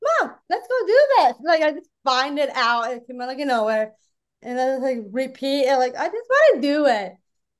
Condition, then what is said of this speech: Down syndrome. Uh, hopefully you can understand her.